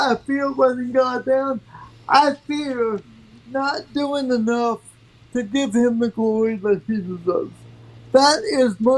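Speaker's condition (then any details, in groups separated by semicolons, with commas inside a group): Cerebral palsy; from birth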